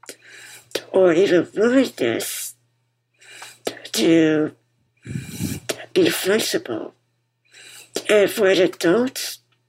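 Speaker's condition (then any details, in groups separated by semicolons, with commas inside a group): Muscular dystrophy; congenital form, diagnosed as toddler; wears BiPAP machine to help breathing; BiPAP machine audible while talking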